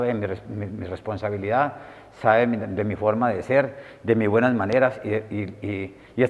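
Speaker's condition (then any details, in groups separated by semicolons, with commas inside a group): No condition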